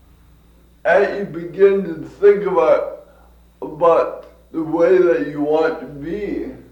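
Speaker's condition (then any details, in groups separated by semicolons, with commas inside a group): Cerebral palsy; from birth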